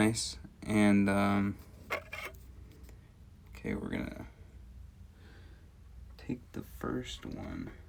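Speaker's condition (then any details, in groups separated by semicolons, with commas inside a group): No condition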